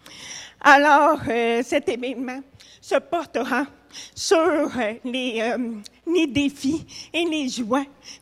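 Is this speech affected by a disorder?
Yes: hard of hearing; deafness, cochlear implant, implant removed at night and kept in dehumidifier box, no hearing without implant, most of family deaf.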